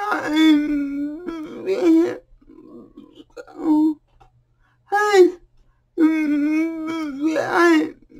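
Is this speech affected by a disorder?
Yes: cerebral palsy.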